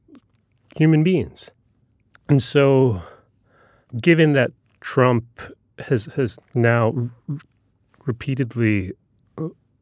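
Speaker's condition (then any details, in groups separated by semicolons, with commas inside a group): Stutter; neurological disorder; grew more comfortable talking in public; repeated words, blocks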